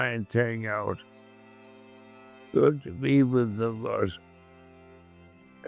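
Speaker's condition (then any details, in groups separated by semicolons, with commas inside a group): Amyotrophic lateral sclerosis; speech progressively harder, tiring, often not understood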